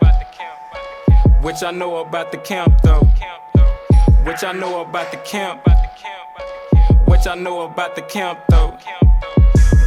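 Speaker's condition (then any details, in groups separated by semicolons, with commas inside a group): No condition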